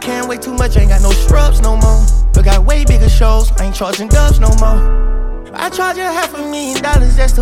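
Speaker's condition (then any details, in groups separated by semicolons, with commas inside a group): No condition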